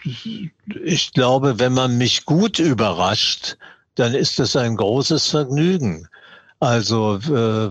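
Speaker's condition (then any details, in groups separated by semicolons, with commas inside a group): Parkinson's disease; tremor for years before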